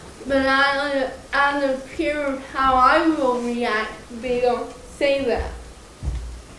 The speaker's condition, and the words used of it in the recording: Cerebral palsy. It gets more difficult to understand me as I get more excited because I tend to go faster and show my emotion more.